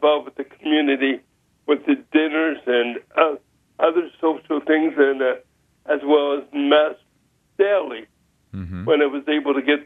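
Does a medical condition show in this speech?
Yes: spastic cerebral palsy; lifelong wheelchair use, now power chair for mobility.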